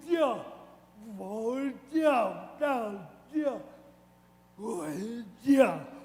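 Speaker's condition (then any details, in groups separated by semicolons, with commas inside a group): Cerebral palsy; severe, walked only at age 8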